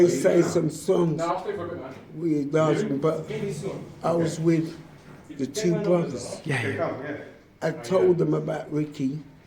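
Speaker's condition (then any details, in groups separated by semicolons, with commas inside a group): Motor neurone disease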